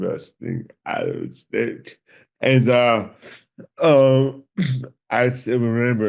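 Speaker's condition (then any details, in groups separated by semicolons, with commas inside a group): Cerebral palsy; from birth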